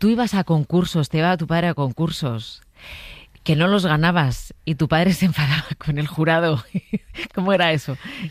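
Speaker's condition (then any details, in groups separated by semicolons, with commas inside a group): No condition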